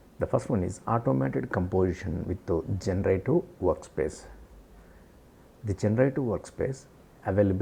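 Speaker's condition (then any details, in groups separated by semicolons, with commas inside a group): No condition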